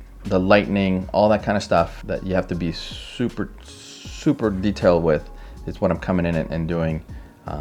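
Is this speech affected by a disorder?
No.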